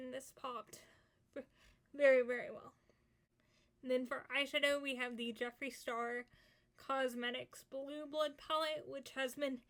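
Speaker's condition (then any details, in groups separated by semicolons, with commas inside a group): Cerebral palsy, spastic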